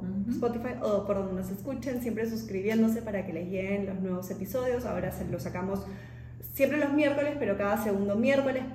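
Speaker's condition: No condition

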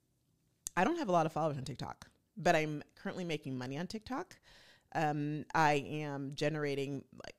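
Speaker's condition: No condition

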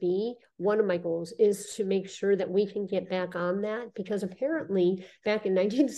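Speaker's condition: Cleft lip and palate; congenital

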